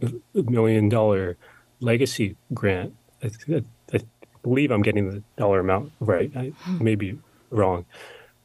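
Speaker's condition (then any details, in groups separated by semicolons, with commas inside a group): Stutter; long hidden; still stutters, no cure; blocking, no stuttering when singing; repeated words, prolonged sounds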